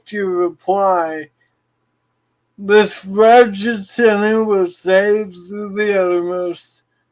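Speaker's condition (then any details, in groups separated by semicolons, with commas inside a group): Cerebral palsy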